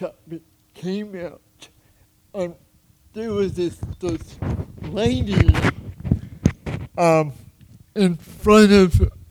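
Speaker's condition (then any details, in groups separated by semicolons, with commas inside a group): Cerebral palsy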